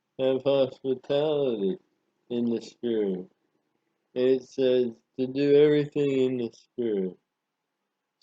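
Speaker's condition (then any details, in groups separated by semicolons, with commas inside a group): Parkinson's disease; about 12 years since onset, worsening for five years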